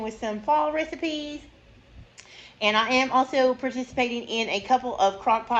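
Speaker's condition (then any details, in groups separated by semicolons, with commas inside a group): No condition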